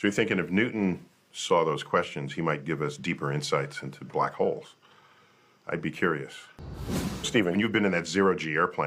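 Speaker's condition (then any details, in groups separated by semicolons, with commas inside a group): No condition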